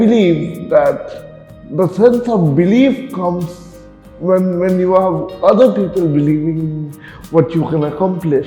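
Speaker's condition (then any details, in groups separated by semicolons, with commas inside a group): Cerebral palsy; from birth, premature, 70 percent movement restriction, four surgeries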